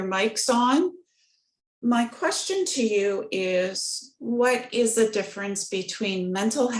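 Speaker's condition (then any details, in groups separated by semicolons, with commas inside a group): No condition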